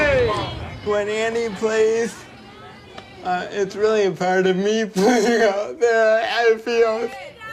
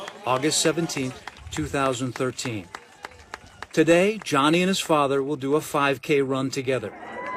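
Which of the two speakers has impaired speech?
The first: cerebral palsy; cerebral palsy, from birth, multiple surgeries; physical therapy, needs help with most daily tasks; doctors predicted may never speak.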